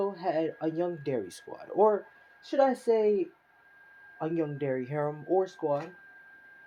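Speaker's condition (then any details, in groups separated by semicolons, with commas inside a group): No condition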